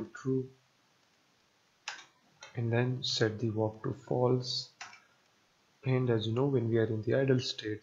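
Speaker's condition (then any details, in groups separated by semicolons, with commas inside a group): No condition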